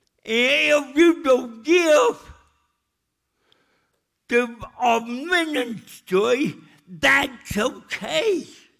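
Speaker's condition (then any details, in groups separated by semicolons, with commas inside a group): Cerebral palsy; speech still affected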